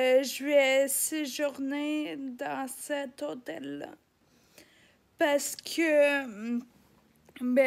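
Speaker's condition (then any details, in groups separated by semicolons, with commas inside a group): Ataxia; degenerative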